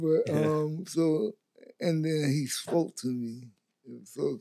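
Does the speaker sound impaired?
Yes: stroke; babbling, uncontrollable drooling, slurred speech mother could not understand at onset, persisted after brain surgery.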